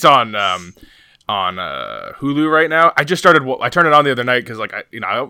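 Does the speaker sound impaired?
No.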